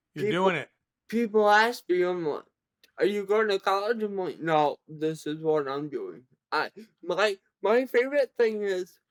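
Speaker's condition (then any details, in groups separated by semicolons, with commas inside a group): Cerebral palsy, severe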